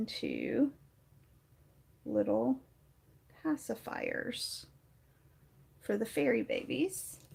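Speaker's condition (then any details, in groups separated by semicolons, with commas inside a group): No condition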